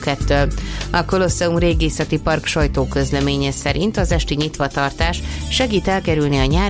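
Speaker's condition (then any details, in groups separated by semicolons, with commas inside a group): No condition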